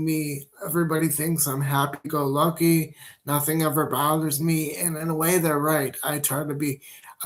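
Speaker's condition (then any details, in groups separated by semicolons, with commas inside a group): Cerebral palsy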